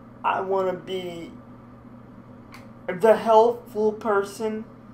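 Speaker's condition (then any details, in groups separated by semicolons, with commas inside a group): Cerebral palsy; speech sometimes affected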